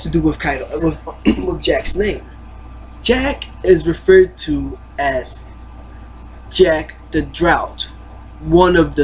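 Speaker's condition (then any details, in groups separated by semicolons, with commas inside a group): No condition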